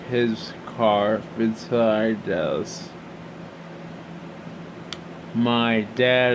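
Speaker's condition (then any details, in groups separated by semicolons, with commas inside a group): Brain injury (brain shearing)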